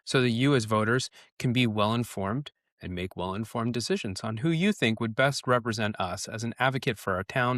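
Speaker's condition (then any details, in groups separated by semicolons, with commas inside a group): No condition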